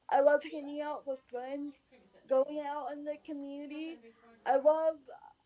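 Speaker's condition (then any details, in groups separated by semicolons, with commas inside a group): Cerebral palsy; leg cramps from staying in one position and poor circulation, back pain resolved after surgery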